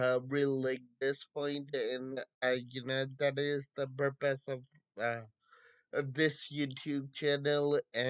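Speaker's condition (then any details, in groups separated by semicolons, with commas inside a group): Friedreich's ataxia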